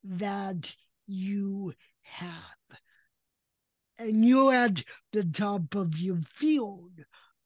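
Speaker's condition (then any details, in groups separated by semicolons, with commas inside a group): Cerebral palsy; calm voice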